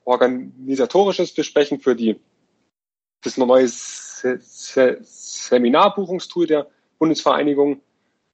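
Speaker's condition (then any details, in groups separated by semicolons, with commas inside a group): Stuttering; self-help in Flow-Gruppe München; prolonged sounds, blocks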